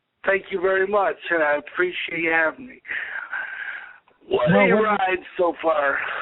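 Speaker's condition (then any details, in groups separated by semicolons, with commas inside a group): Cerebral palsy; able to speak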